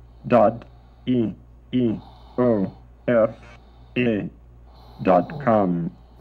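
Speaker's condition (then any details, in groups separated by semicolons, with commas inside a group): Traumatic brain injury; injury at age 10; over 30 years since injury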